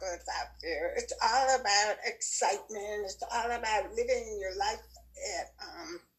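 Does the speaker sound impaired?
Yes: deafness; born with normal hearing, progressive hearing loss from age 9, from barefoot water skiing; total hearing loss since age 19.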